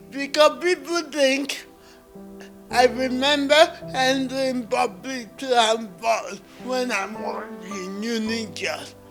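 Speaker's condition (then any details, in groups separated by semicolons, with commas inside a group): Cerebral palsy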